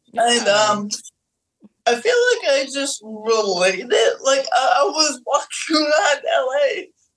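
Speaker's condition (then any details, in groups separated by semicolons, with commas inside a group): Cerebral palsy; physical disability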